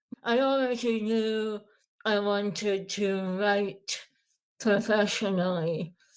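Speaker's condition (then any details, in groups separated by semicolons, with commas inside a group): Moebius syndrome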